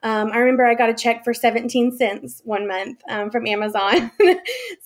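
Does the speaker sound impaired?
No.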